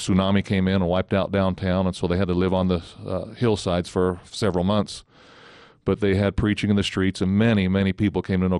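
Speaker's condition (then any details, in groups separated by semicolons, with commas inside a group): No condition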